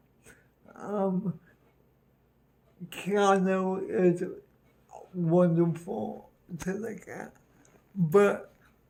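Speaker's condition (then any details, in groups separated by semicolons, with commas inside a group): Cerebral palsy; speech noticeably affected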